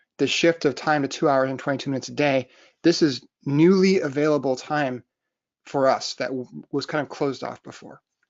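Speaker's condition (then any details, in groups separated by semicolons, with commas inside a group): No condition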